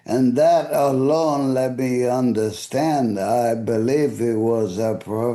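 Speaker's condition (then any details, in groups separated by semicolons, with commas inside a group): ALS; voice affected and fading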